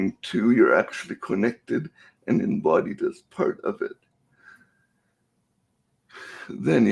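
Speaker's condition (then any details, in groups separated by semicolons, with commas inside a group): Cerebral palsy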